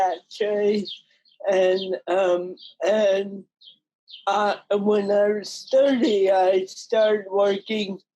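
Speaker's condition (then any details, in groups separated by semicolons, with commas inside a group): Cerebral palsy; mild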